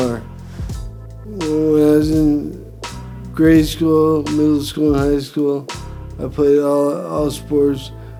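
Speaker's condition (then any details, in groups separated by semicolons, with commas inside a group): Brain injury; effects began around age 50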